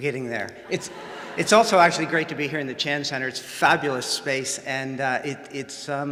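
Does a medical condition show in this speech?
No.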